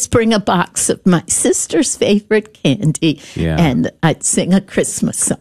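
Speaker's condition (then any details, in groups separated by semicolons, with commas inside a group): Spasmodic dysphonia; speech therapists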